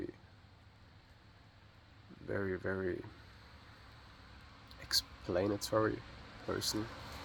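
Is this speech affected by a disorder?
No.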